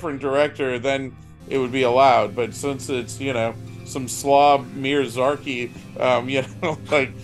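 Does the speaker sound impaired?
No.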